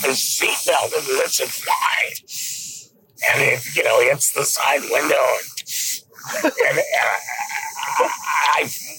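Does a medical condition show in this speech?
Yes: laryngectomy; esophageal speech.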